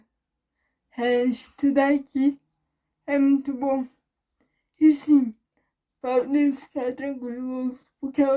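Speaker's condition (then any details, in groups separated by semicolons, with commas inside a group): Cerebral palsy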